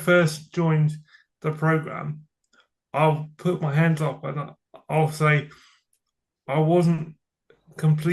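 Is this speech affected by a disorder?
Yes: cerebral palsy; from birth.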